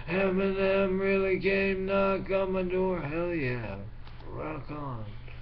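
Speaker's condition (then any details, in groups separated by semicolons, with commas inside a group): Brain injury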